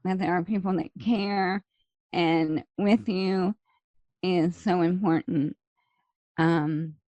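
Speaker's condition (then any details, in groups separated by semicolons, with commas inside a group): ALS; slow progressing form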